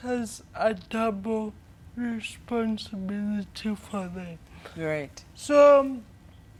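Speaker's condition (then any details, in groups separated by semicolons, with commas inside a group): Cerebral palsy; coordination and speech affected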